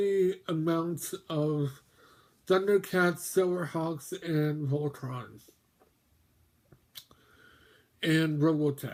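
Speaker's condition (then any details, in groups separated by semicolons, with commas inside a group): Mobius syndrome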